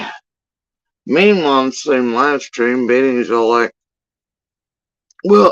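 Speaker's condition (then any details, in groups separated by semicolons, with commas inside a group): Facial paralysis after surgery; tongue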